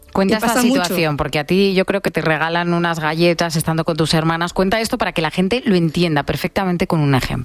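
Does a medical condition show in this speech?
No.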